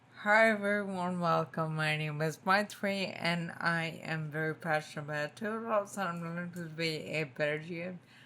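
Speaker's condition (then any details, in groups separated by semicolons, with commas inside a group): Spinocerebellar ataxia type 2, SCA2; tongue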